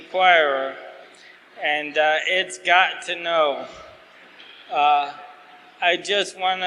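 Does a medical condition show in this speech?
Yes: ALS.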